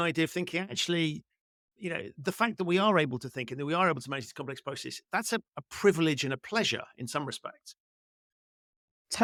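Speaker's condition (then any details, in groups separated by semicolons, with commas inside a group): No condition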